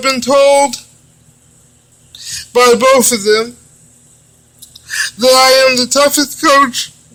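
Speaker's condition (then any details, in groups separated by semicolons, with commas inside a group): Cerebral palsy; limited use of the hands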